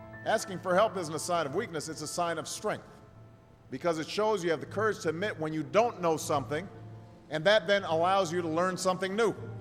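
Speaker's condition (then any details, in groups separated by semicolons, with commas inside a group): No condition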